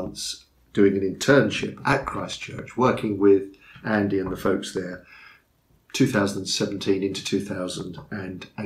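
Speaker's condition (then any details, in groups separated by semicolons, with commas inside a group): No condition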